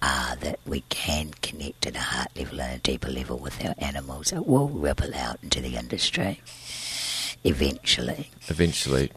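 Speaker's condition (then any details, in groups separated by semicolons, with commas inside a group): Tracheostomy and scarred vocal cord, laryngeal cysts, surgical vocal cord scarring; presses on tracheostomy tube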